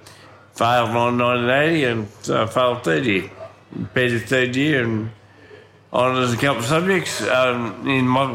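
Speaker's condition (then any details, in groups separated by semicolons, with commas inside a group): Ataxia from brain damage, cerebellar; unsteady walking, shakes when walking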